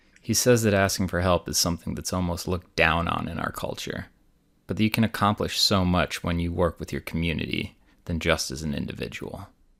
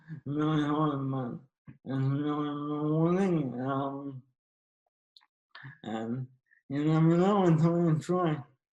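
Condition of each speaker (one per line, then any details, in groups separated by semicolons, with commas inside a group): No condition
ALS; young onset, slow progressor; almost 13 years since diagnosis, uses wheelchair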